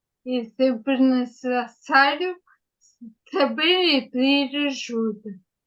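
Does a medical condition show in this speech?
Yes: ataxia after brain injury.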